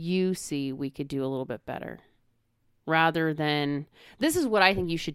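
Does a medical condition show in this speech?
No.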